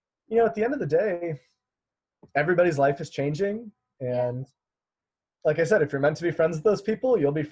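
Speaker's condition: No condition

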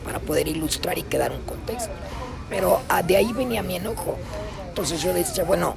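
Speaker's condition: Laryngectomy after throat cancer

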